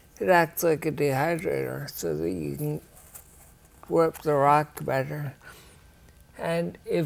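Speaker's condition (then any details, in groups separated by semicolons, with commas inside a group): Ataxia; rare, progressive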